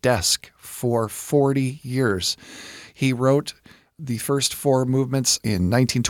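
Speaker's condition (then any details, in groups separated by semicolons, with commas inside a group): No condition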